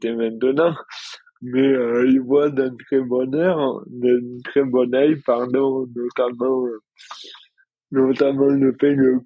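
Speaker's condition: Dystonia; receives injections

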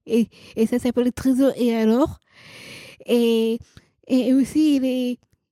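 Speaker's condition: Down syndrome, trisomy 21

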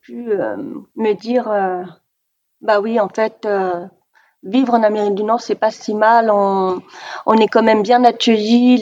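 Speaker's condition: Deafness, severe; oralist, uses some sign language

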